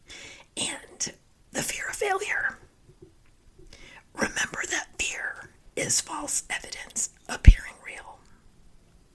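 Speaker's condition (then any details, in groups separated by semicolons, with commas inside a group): Spasmodic dysphonia; linked by speaker to stress and overwhelm from previous years; currently dealing with and working through it, still recovering; voice sounds like laryngitis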